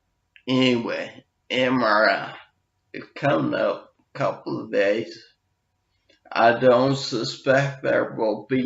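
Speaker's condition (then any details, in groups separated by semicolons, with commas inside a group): Brain injury with dysarthria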